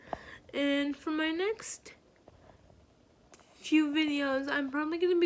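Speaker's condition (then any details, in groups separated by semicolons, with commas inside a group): Cerebral palsy; spastic, uses wheelchair; not fully independent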